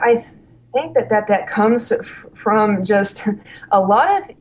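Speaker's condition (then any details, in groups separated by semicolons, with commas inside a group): Stuttering; severe stuttering at college start, fluency temporarily improved by drinking alcohol, works as school slp; stutters openly, cannot hide it, discloses stuttering to parents, feels in control; noticeable stuttering that cannot be hidden, more fluent when drinking then; repeated words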